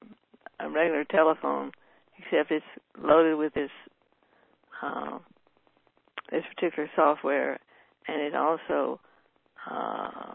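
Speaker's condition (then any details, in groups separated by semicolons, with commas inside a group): Parkinson's disease; shaky voice, voice getting better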